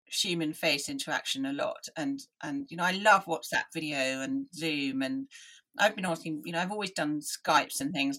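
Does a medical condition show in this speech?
Yes: deafness; analog hearing aids in childhood.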